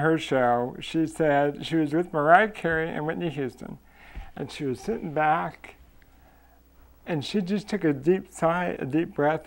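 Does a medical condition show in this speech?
Yes: cerebral palsy.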